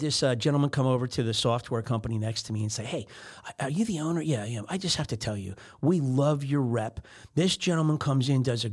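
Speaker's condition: No condition

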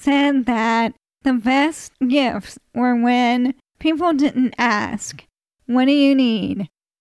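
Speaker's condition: ALS; feeding tube placed about 5 years ago

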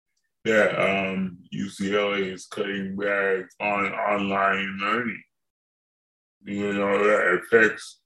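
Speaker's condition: Cerebral palsy; from birth

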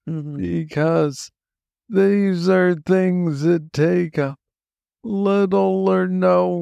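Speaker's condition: Parkinson's disease, young onset; diagnosed age 35

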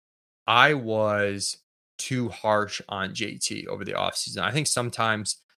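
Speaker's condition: No condition

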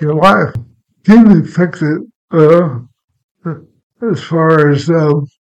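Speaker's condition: Cerebral palsy, mild; present from birth, birth injury affecting motor skills, diagnosed around age 65 at Mayo Clinic, not severely affected; speech a little slurred, choked about a dozen times, swallowing affected

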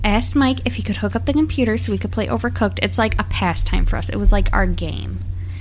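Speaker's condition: No condition

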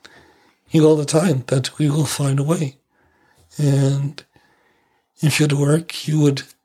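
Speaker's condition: ALS; familial ALS, feeding tube surgery, lost use of one hand, aspiration pneumonia ER visit; voice slightly altered, facial and jaw changes, no slurring, stuck secretions impair voice and swallowing, worse in dry Calgary, better when humid

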